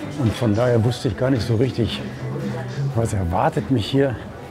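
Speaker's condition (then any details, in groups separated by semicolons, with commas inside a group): No condition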